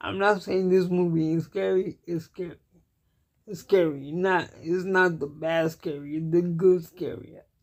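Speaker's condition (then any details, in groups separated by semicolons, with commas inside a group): Cerebral palsy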